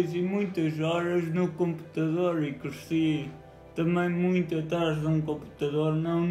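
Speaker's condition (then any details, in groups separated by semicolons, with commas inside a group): Cerebral palsy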